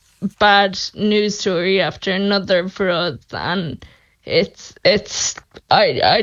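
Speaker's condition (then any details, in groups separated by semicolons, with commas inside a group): Friedreich's ataxia; age 28, losing mobility, neurologically declining monthly, no treatment available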